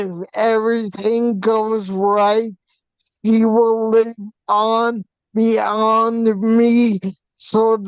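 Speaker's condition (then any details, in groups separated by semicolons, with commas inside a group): Hydrocephalus with shunt failure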